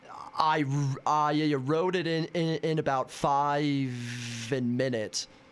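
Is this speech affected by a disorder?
Yes: stutter; lifelong stutter since childhood; sings despite stutter, song title Reconnoitering the Rim hard to say; here repeated words, prolonged sounds.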